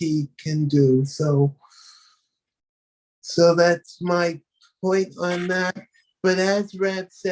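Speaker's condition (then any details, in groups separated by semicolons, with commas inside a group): Cerebral palsy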